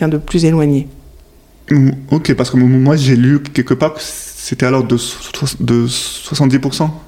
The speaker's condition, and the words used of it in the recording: Stuttering. Ce podcast est aussi pour moi un traitement pour m'aider à mieux m'exprimer et mieux assumer mon bégaiement.